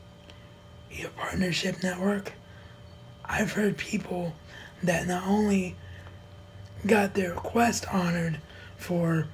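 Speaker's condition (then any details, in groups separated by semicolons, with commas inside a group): Cerebral palsy; wheelchair bound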